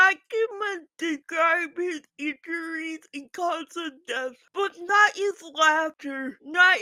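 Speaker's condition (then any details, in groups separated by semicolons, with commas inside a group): Physical speech impairment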